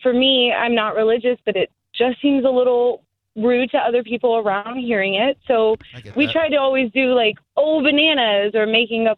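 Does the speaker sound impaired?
No.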